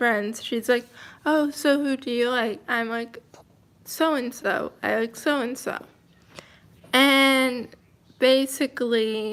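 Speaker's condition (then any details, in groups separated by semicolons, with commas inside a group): Cerebral palsy, mild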